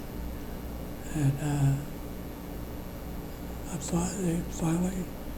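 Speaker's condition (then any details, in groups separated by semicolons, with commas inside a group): Parkinson's disease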